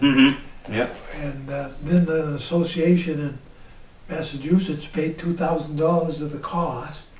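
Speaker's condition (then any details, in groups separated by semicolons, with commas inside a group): ALS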